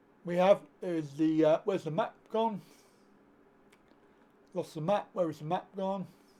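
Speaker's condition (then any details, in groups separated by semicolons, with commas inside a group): Cerebral palsy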